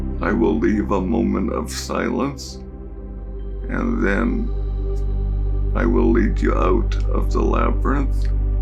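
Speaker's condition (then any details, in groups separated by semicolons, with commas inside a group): Cerebral palsy; diagnosed at birth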